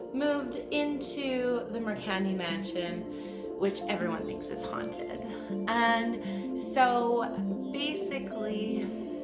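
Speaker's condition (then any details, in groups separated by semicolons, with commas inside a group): No condition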